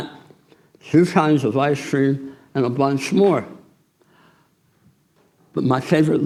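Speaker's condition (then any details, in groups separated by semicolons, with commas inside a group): Tongue cancer surgery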